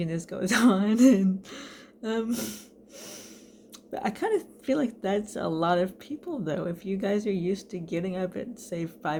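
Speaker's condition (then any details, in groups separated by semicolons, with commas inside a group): Cerebral palsy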